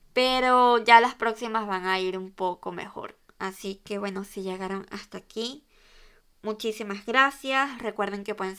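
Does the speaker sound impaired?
Yes: cleft lip and palate; congenital cleft lip and cleft palate.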